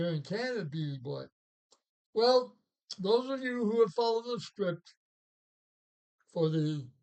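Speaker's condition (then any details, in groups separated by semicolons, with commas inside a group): Parkinson's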